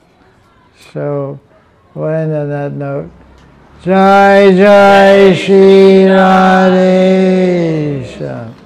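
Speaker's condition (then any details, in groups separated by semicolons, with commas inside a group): Deafness; reads translations aloud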